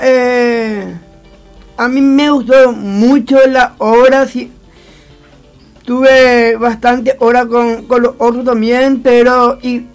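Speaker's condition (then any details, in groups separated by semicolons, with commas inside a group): Down syndrome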